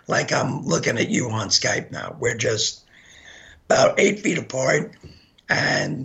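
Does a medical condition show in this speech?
Yes: gunshot injury to voice box; from Oak Creek Sikh temple shooting.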